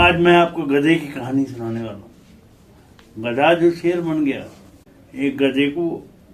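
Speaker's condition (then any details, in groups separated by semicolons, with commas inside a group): Cerebral palsy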